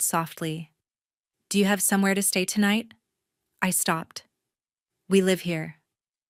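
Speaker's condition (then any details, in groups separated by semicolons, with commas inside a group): No condition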